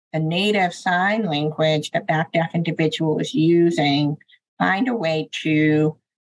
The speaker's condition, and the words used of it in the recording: Deafness. I'm deaf and I use cochlear implants to hear and I use spoken language to communicate, but I can also use American Sign Language to communicate.